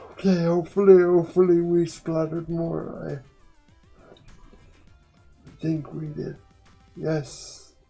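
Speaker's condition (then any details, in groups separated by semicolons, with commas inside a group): Quadriplegic cerebral palsy; uses one hand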